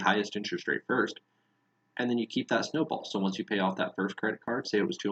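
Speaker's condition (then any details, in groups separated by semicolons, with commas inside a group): No condition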